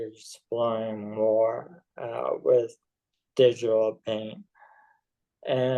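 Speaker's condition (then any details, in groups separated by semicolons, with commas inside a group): ALS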